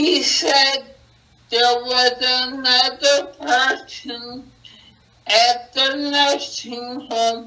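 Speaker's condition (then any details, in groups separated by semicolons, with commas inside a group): Acquired brain injury; cannot talk as before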